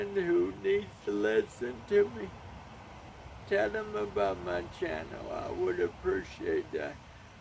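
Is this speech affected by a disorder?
Yes: cerebral palsy.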